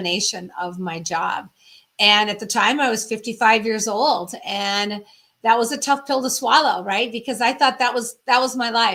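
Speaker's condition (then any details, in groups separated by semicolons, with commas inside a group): No condition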